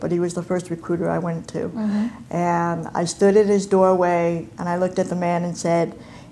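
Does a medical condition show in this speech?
Yes: cleft palate and cleft lip; congenital.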